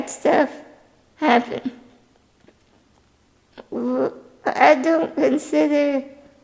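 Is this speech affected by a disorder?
Yes: spinal muscular atrophy type 2.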